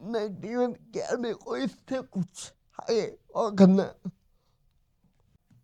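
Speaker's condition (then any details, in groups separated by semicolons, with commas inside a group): Cerebral palsy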